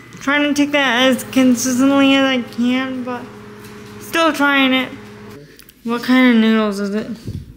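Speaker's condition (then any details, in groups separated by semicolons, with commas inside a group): Cerebral palsy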